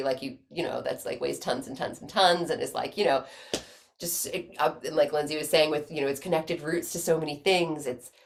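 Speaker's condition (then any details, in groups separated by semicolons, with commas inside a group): No condition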